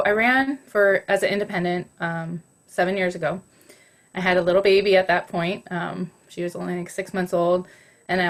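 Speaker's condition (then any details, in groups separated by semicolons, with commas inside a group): No condition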